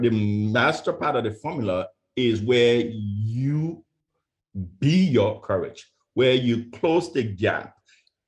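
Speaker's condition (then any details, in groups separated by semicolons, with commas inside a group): Stuttering; stutter first noticed by mother at age 8, lifelong; fear of speaking in high school, tried to skip own valedictorian graduation speech; prolonged sounds, blocks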